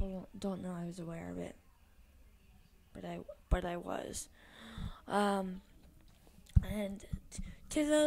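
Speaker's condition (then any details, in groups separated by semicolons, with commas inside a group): Cerebral palsy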